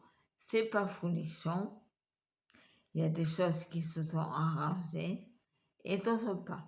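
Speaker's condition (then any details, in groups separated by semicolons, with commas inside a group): Multiple sclerosis; fatigue, pain, burning sensations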